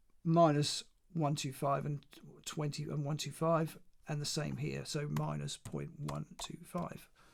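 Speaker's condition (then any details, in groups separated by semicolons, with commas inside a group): No condition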